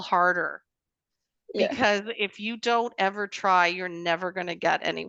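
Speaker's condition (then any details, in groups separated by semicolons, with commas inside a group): No condition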